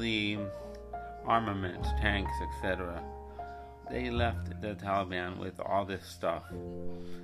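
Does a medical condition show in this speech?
Yes: cerebral palsy; multiple childhood bone surgeries in the 70s.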